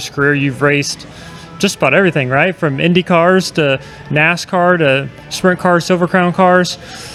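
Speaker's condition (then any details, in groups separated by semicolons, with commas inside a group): No condition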